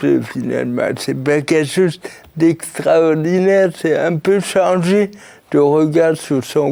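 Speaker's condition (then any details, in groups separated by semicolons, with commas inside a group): Cerebral palsy; since birth, birth injury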